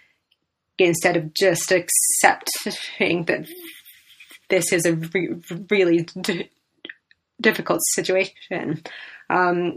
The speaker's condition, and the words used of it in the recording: Stuttering. There are some days and situations where I seem to stammer on every single syllable.